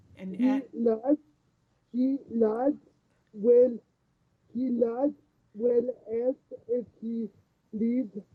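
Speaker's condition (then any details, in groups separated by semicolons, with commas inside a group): Cerebral palsy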